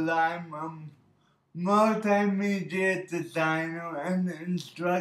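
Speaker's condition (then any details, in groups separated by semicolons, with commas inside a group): Birth oxygen deprivation brain injury; speech impediment from brain damage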